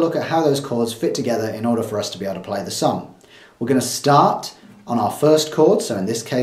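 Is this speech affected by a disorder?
No.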